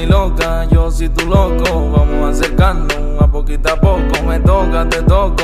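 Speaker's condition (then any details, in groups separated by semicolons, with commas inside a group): No condition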